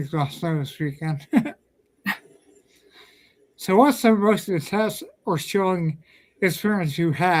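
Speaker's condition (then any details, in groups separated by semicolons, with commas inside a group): Ataxia; may slur speech, may sound drunk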